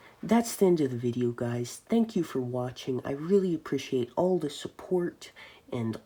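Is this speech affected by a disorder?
No.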